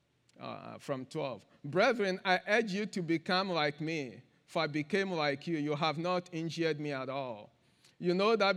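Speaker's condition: No condition

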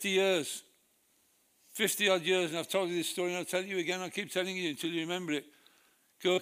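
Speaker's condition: Parkinson's disease; dragging foot

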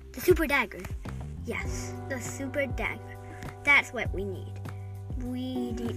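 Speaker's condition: No condition

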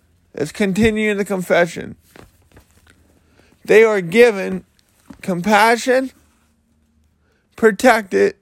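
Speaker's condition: Cerebral palsy; slurred speech

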